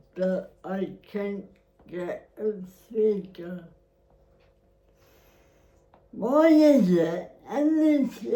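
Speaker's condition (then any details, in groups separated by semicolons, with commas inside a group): Cerebral palsy; spastic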